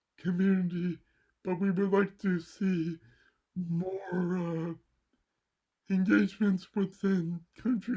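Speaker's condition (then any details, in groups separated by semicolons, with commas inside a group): Cerebral palsy, mild; vocal and speech impairments, voice not normal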